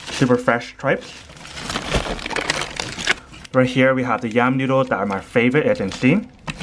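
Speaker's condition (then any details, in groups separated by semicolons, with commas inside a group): No condition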